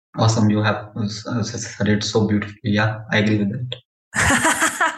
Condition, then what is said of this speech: Stuttering. But when i want to nervous i'm stammering so i think that thing is something different because maybe i will not stammer